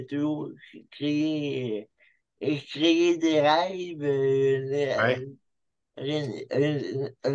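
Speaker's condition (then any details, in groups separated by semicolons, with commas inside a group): Cerebral palsy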